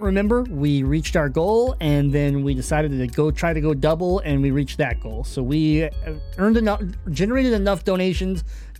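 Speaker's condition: Cleft palate; many surgeries

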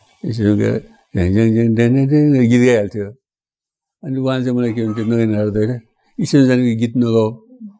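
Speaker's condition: Parkinson's disease; small steps hard, legs sometimes won't lift, can't stride short distances, running and large movements fine, fall risk

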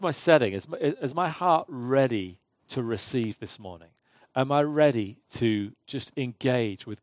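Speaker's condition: No condition

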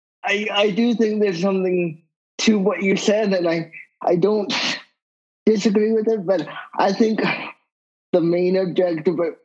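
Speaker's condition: Cerebral palsy; wheelchair user

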